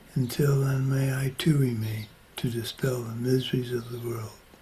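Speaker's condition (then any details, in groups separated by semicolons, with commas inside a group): Parkinson's disease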